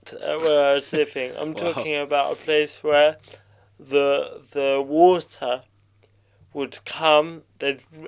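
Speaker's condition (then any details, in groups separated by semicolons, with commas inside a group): Cerebral palsy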